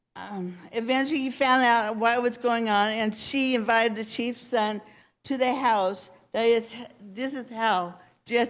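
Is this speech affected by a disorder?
Yes: cerebral palsy.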